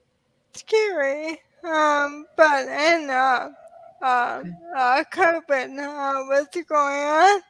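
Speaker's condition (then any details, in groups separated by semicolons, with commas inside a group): ALS; sporadic form, onset in pinky finger; diagnosed in early 30s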